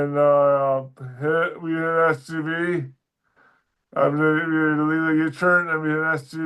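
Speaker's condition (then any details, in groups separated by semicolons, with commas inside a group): Dysarthria; weaker speech muscles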